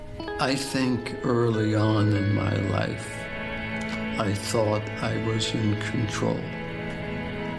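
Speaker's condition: ALS, speech-generating device

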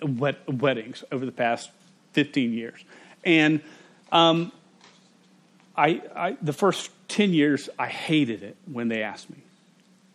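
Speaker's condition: Stuttering; cannot turn on or off; stutters involuntarily, cannot control it, strangers notice the stutter, earlier weddings not fully fluent; repeated sounds, repeated words, prolonged sounds

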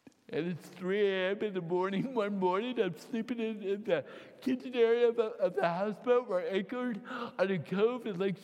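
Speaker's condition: Cerebral palsy, mild; torsional dystonia from eighth grade

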